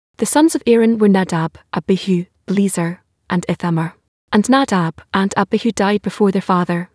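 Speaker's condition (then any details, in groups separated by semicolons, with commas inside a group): No condition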